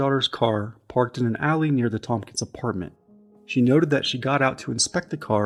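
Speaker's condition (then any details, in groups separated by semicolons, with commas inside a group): No condition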